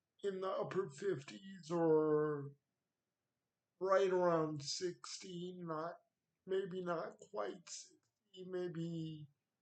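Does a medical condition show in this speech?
Yes: cerebral palsy.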